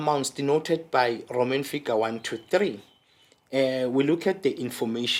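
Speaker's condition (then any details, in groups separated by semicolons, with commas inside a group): No condition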